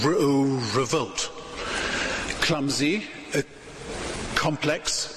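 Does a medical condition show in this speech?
Yes: stuttering; severe stuttering; face scrunches up while stuttering, very slow word output, repetitive guttural sounds, content otherwise erudite; here blocks.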